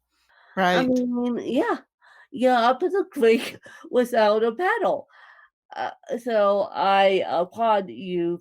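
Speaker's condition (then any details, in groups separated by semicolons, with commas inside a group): Cerebral palsy, mixed, moderate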